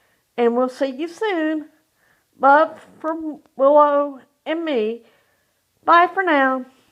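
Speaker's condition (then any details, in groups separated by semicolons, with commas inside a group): Cerebral palsy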